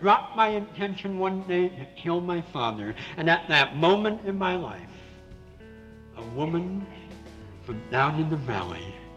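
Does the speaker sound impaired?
Yes: severe cleft palate with lisp; congenital.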